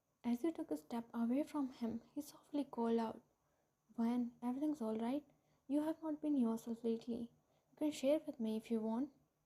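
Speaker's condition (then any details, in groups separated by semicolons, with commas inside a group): No condition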